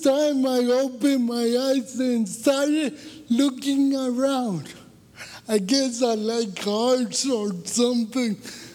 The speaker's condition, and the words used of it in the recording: Cerebral palsy. And you know, my curse that was my voice is the biggest blessing in my life.